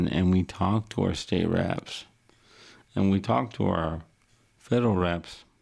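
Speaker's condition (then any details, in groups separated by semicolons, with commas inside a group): Cerebral palsy; wheelchair user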